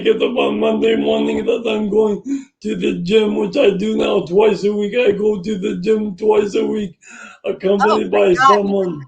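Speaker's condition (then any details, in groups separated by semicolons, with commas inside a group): Brain injury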